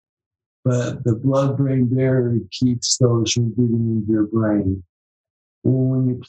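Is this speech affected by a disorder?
Yes: ALS; cramping, spasticity, fasciculations from about 5 years ago, onset age 53, throat worst, legs minimally affected; lost 12 to 39% breathing capacity, saliva into lungs, cough, stem cells, ozone IV, hyperbaric oxygen; slurred speech, lost deep resonating radio voice, throat badly affected.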